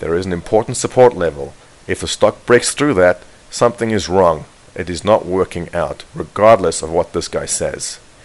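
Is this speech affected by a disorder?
No.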